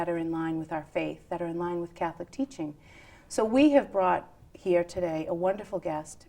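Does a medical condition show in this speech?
No.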